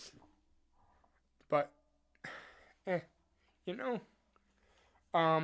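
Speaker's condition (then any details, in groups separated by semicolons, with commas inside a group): Cerebral palsy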